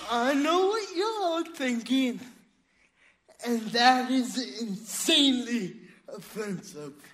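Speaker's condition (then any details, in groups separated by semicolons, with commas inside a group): Cerebral palsy; says cannot do voices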